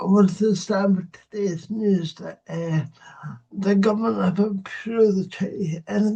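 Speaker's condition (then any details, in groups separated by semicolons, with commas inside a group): Cerebral palsy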